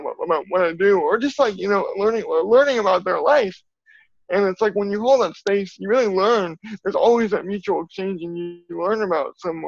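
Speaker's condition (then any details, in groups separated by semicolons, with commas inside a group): Cerebral palsy; from birth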